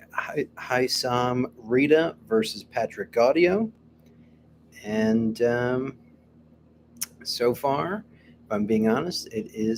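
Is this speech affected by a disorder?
No.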